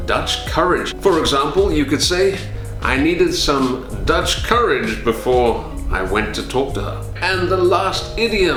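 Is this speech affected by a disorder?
No.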